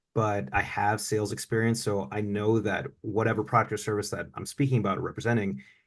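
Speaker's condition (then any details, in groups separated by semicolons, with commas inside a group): No condition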